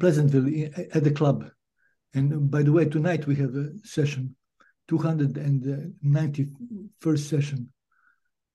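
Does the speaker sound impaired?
Yes: Parkinson's disease; diagnosed 2010, could not play guitar syncopation, stopped playing guitar publicly 2015; ping pong therapy two to three times weekly, began five to six years post-diagnosis, some symptoms reversed.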